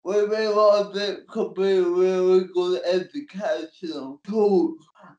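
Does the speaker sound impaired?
Yes: cerebral palsy; cerebral palsy since birth, manual wheelchair.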